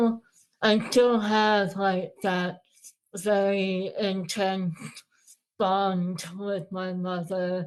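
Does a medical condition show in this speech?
Yes: Moebius syndrome.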